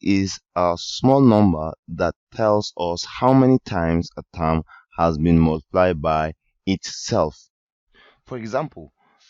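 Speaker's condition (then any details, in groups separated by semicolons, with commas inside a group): No condition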